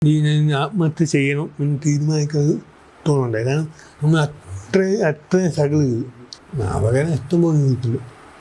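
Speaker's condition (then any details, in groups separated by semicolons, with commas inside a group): Cerebral palsy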